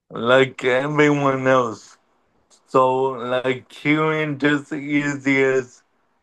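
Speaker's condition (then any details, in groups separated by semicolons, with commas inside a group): Cerebral palsy; uses wheelchair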